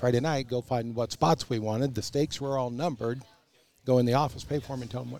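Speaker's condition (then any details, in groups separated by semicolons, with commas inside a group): No condition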